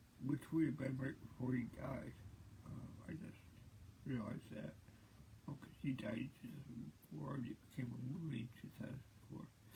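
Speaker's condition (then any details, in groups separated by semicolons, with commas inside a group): Cerebral palsy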